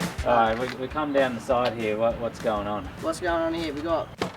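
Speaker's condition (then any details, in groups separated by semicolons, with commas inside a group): No condition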